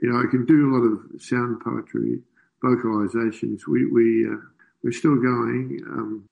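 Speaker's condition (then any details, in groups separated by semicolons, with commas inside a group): Parkinson's disease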